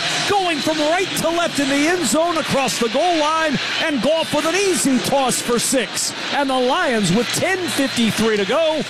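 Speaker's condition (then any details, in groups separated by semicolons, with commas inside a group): No condition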